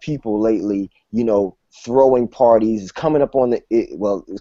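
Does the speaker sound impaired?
No.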